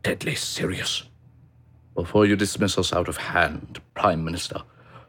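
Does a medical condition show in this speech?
No.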